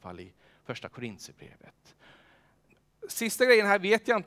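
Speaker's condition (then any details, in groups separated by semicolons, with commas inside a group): No condition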